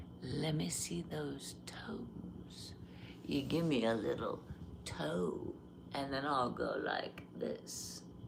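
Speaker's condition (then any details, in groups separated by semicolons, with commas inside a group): Cervical dystonia, essential tremor; affects neck, also essential tremor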